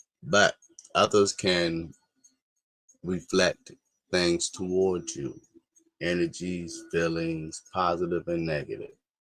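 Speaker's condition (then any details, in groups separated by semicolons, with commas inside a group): No condition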